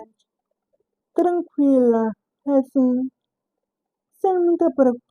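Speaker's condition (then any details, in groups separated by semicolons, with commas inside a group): Cerebral palsy; specific motor neurons affected, unable to walk; diagnosed age 13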